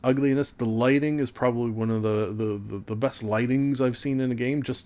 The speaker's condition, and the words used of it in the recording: No condition.